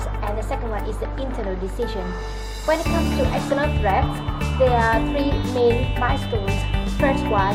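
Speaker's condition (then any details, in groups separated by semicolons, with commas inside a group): No condition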